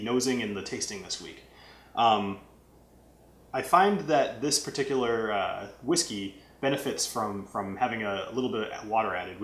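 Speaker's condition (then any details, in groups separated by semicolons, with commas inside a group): No condition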